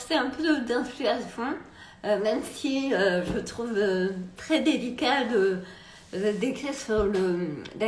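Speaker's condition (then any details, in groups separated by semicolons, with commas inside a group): Multiple sclerosis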